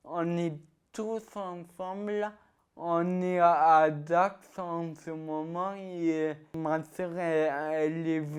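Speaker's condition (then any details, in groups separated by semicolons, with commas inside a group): Ataxia-telangiectasia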